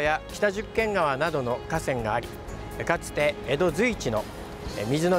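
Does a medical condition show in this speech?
No.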